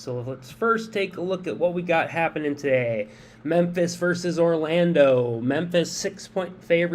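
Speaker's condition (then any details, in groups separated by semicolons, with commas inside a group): No condition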